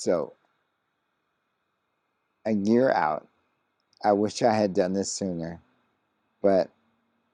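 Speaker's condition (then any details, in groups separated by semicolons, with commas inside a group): ALS; progressing; very hard to talk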